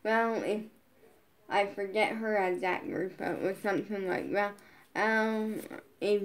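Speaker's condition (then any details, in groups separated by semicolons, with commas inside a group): Brain injury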